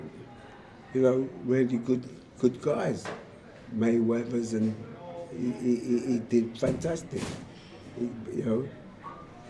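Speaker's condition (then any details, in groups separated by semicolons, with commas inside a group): Motor neurone disease; affects muscles and nervous system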